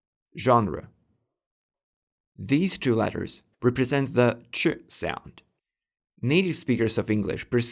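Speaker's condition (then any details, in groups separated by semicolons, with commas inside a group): No condition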